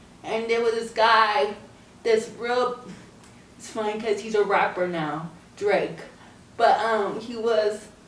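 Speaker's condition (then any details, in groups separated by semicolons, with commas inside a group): Cerebral palsy; scoliosis, spine and leg surgery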